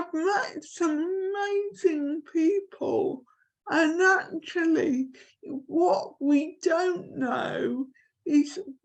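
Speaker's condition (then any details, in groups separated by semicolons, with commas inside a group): Cerebral palsy; from birth, affects limbs and neck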